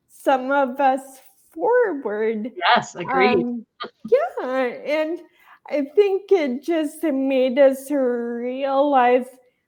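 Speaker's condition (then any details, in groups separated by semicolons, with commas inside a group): Traumatic brain injury; still slows things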